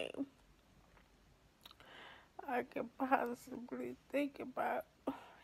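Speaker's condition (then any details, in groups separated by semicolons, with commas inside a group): ALS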